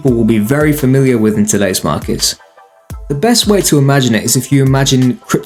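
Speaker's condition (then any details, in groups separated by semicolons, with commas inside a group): No condition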